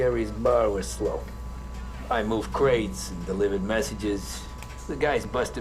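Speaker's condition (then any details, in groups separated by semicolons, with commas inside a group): No condition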